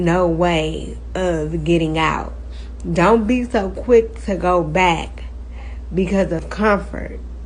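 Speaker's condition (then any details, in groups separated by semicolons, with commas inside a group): Cerebral palsy, spastic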